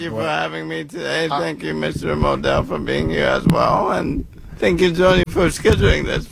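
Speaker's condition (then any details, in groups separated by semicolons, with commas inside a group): Cerebral palsy; present from birth, physical disability, visible in hand, unable to play mainstream sports as child; improved speaking through Toastmasters and a hired coach, does radio play-by-play, public speaking, TEDx talk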